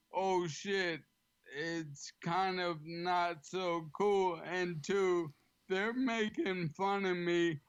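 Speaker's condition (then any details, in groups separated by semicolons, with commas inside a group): ALS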